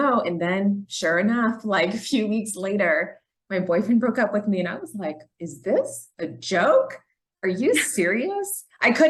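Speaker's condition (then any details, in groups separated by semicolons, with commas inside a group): No condition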